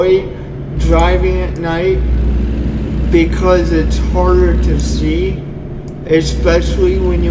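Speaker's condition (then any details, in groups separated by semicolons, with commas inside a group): Cerebral palsy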